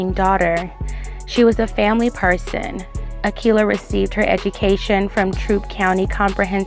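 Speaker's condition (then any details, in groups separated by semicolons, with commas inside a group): No condition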